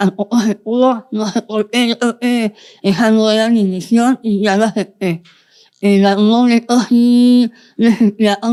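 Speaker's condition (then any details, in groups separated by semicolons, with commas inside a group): Moebius syndrome, congenital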